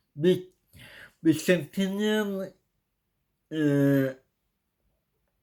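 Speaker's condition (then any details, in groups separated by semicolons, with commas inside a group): Cerebral palsy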